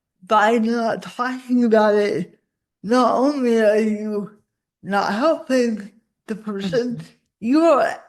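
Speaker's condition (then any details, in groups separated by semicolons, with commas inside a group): Cerebral palsy; spasticity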